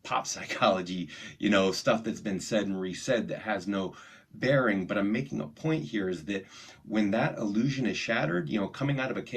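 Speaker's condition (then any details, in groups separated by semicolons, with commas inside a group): No condition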